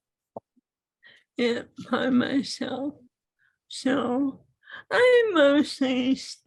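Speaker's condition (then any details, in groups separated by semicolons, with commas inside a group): ALS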